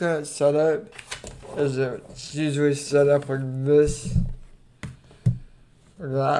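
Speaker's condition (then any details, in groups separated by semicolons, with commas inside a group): Cerebral palsy; affects legs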